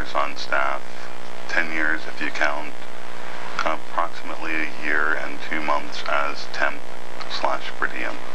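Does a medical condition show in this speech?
No.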